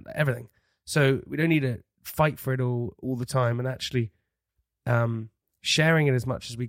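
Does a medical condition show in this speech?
No.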